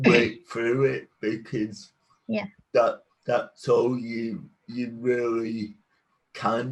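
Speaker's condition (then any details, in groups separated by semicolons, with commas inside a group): Cerebral palsy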